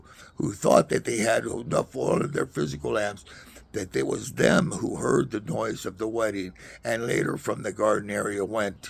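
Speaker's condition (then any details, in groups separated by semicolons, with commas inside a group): Parkinson's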